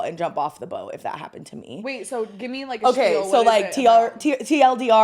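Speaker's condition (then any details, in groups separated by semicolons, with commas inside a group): No condition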